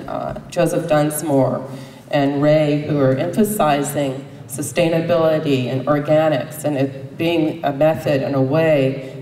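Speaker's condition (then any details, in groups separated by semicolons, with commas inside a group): No condition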